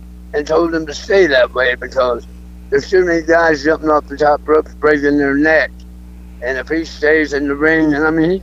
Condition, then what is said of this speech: Throat cancer. I'm alive and well, but my speech is not the best.